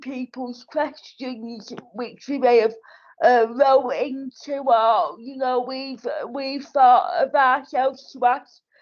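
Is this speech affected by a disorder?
Yes: cerebral palsy; wheelchair user, physical disability.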